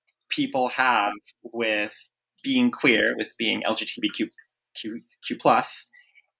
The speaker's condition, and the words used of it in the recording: Stuttering. And that's because I'm a second generation Filipino-Canadian immigrant, and I stutter.